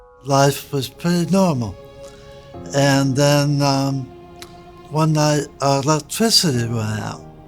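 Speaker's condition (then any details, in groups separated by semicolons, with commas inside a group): Guillain-Barré syndrome; immune attack on nerves, whole body affected; in rehabilitation, daily therapy, uses assistive technology; speech changed within minutes of onset, needs deep breaths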